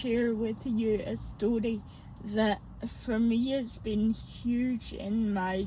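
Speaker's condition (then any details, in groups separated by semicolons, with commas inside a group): Mixed cerebral palsy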